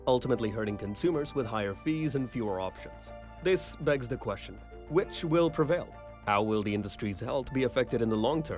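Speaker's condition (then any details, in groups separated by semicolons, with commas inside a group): No condition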